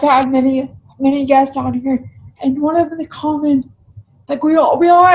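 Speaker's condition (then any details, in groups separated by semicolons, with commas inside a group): Cerebral palsy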